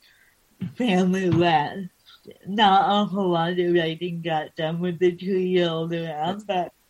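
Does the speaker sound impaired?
Yes: cerebral palsy.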